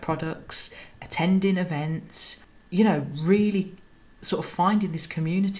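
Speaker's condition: No condition

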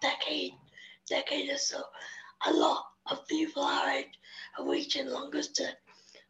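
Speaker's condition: Spastic quadriplegic cerebral palsy; needs help with most physical tasks

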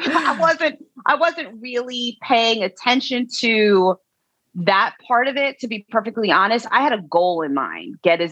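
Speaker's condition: No condition

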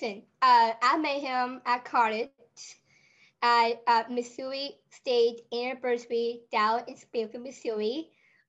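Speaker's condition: Down syndrome; adult with down syndrome; 22 years old; may be hard to follow for unfamiliar listeners, read most answers from a prepared script

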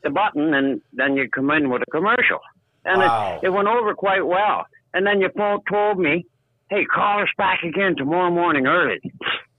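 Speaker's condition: No condition

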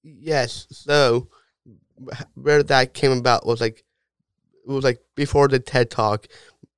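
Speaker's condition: Down syndrome; self-described natural gift in talking, loves talking to crowds, public speaker, gave TED talk

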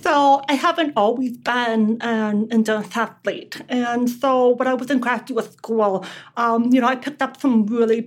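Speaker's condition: Deafness; relies on lip reading

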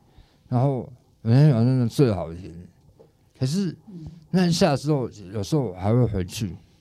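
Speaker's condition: Tongue cancer, stage 4 tongue cancer and parotid cancer; cancer-free after treatment

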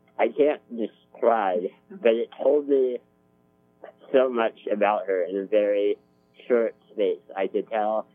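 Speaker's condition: Spinal muscular atrophy; type 2, congenital, never able to walk or crawl, wheelchair since age 2.5, weighs 65 pounds; better jaw muscles since Spinraza

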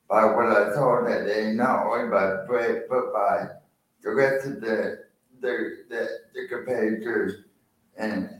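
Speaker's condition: Spastic quadriplegic cerebral palsy; born with spastic quadriplegic cerebral palsy, uses wheelchair

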